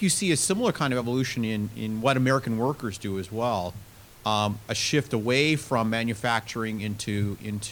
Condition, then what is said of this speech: None; typical speech.